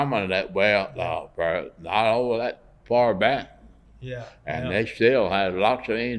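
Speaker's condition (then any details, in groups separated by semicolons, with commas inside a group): Parkinson's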